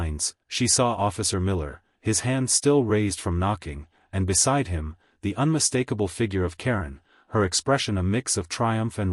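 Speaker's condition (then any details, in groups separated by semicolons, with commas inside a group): No condition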